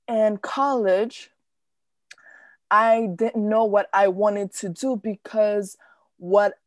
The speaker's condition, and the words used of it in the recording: Stuttering. So for the longest time, I didn't think that my stutter was a disability because sometimes I can speak fluently, but just when I hit some trigger words or when I lose my breathing support, I stutter.